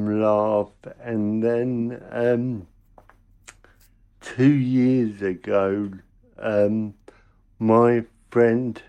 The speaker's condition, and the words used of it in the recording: Cerebral palsy. I can hear in your voice the potential to say very funny things.